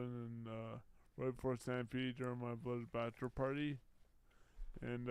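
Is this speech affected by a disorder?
Yes: brain injury.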